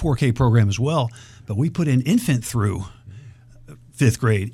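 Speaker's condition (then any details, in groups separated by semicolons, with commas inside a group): No condition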